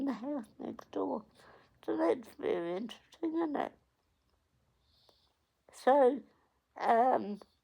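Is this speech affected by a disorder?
Yes: cerebral palsy; onset at 8 days old.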